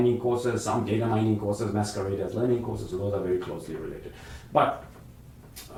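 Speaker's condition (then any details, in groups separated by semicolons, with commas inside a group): No condition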